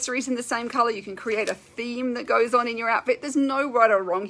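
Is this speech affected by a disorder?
No.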